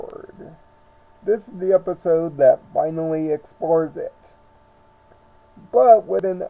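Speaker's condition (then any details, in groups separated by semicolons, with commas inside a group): Cerebral palsy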